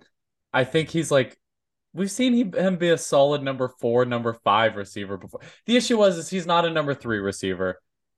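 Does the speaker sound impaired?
No.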